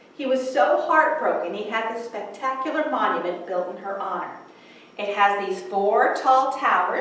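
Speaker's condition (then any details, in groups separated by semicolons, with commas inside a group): No condition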